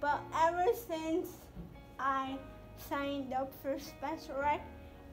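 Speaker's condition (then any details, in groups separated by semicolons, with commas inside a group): Cerebral palsy; present from birth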